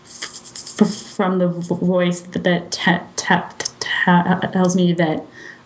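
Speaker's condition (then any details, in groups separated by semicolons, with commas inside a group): Stuttering; therapy over past 3 years: fluency shaping, stuttering modification, voluntary stuttering, subway talks with strangers; not always in control of speech, open about stuttering, speaks naturally; speech tools helped at times but not reduced stuttering, drops strategies needing unnatural speaking; repeated sounds, prolonged sounds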